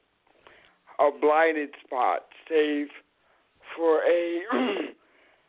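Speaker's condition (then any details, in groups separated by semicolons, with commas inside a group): Cerebral palsy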